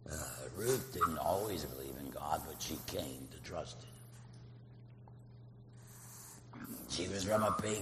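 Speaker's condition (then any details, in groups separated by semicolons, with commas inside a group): Laryngectomy; artificial voice via prosthesis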